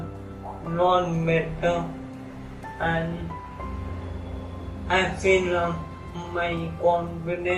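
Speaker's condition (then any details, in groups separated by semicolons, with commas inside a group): ALS; abnormal gait, gross and fine motor impairment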